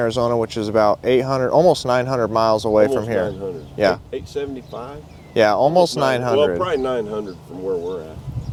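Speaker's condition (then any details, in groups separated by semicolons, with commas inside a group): No condition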